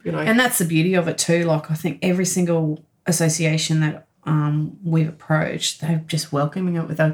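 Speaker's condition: No condition

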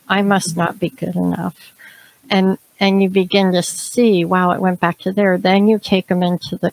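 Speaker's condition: Cleft palate; extremely severe

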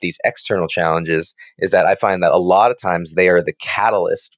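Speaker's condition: No condition

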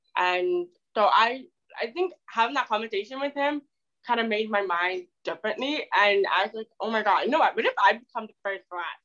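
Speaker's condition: Deafness; wears hearing aid

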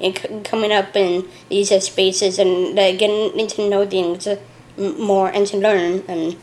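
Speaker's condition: Down syndrome; age 34

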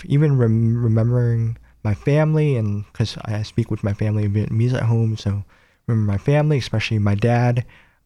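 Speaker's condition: Cleft palate; many surgeries and medical care in childhood

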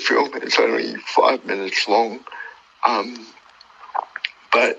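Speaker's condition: Cerebral palsy; considerable motor function difficulty

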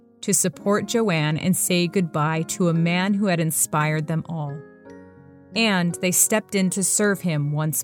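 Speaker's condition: No condition

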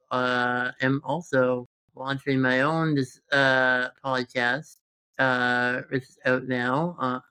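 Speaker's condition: Congenital muscular dystrophy; present since birth

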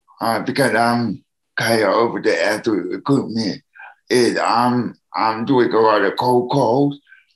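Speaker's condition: Cerebral palsy; needs help from others

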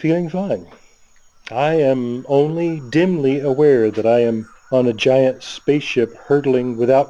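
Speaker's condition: No condition

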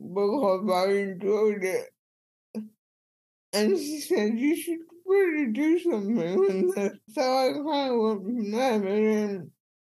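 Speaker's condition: Cerebral palsy; speech impediment

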